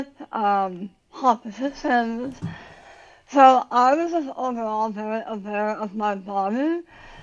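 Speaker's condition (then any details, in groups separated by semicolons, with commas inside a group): Tongue cancer surgery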